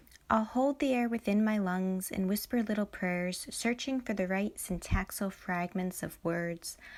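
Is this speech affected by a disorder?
No.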